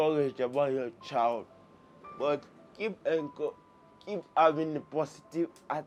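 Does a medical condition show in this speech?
Yes: cerebral palsy.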